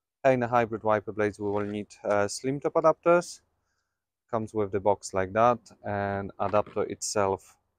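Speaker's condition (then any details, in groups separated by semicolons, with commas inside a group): No condition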